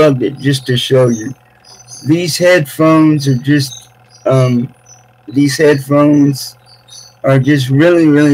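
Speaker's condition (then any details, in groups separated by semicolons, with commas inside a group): Cerebral palsy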